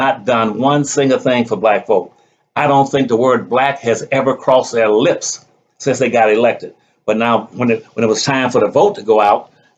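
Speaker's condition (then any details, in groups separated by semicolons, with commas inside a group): No condition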